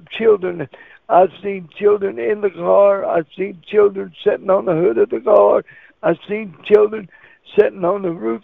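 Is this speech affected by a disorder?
Yes: cerebral palsy; wheelchair user.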